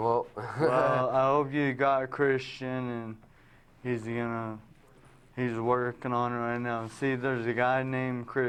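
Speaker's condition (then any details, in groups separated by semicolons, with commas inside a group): Traumatic brain injury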